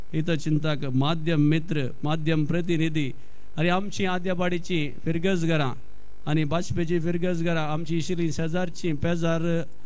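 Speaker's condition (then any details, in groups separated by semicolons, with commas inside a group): No condition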